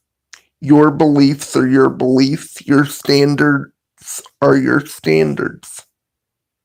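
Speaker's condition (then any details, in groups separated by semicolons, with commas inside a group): Cerebral palsy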